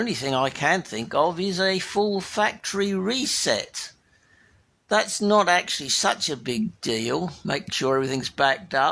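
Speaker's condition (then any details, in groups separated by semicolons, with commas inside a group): No condition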